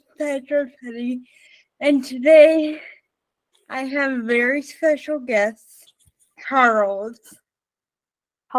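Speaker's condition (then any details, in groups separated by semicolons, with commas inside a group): Spastic cerebral palsy, mixed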